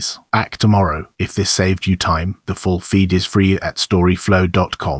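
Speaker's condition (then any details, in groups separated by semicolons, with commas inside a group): No condition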